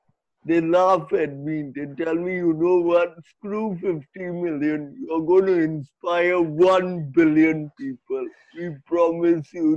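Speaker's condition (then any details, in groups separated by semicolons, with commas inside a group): Cerebral palsy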